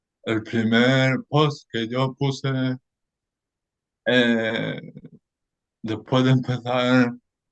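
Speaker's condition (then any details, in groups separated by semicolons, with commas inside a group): Cerebral palsy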